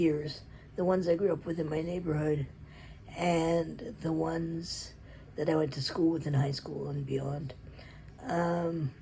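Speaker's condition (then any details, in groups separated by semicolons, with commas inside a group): Cerebral palsy; predominantly physical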